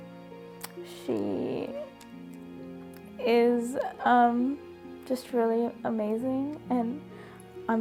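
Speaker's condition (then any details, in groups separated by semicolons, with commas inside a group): Cerebral palsy; spastic muscles, cannot walk without assistance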